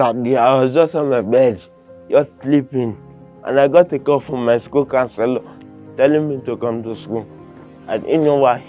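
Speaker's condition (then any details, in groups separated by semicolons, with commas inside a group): Cerebral palsy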